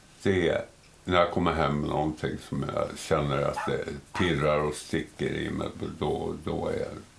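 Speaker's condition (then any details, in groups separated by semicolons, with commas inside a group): Tongue cancer, partial tongue removal; partial tongue removal surgery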